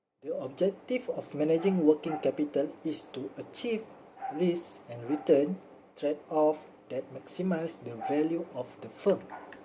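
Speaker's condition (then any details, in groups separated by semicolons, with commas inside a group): No condition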